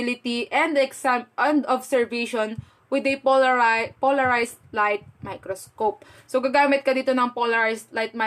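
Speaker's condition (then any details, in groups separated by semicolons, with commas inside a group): No condition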